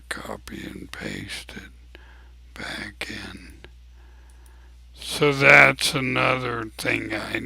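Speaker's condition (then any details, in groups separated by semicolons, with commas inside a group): ALS; abnormally slow voice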